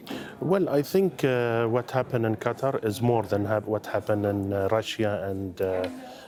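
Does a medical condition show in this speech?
No.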